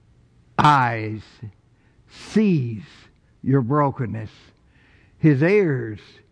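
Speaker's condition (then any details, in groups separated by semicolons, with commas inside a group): No condition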